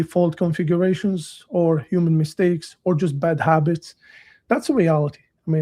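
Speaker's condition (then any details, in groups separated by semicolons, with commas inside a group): No condition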